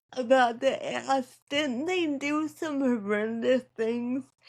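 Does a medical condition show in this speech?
Yes: cerebral palsy; spastic, ataxic features.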